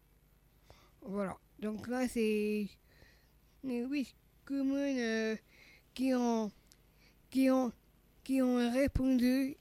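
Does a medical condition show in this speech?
Yes: Down syndrome (trisomy 21); childhood speech therapy to tone tongue, swallowing problems, slowness.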